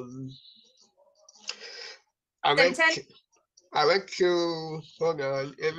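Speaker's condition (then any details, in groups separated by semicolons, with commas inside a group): Cerebral palsy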